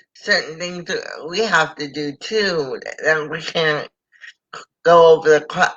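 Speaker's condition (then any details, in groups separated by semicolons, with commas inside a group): Cerebral palsy; power chair full-time, can transfer independently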